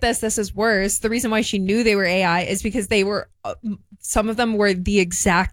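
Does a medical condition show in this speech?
No.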